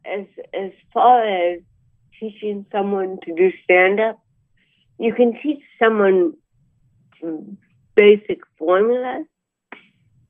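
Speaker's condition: Cerebral palsy; about 63 years old

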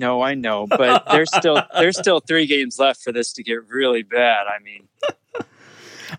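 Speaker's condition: No condition

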